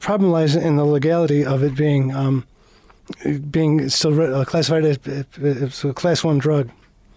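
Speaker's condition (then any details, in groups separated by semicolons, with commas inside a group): Parkinson's disease; Parkinson's disease diagnosed 17 years ago, progressive, affects walking, talking, swallowing and drinking; medication slowed progression to tolerable, trying medical cannabis, high-CBD low-THC pen helped sleep; must think before talking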